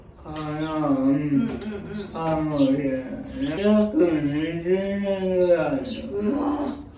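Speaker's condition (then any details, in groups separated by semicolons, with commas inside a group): Cerebral palsy; muscle tension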